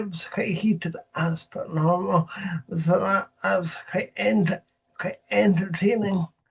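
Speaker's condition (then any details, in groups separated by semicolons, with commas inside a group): Cerebral palsy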